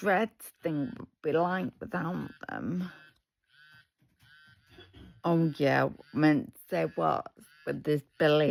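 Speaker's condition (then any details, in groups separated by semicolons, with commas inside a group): Multiple sclerosis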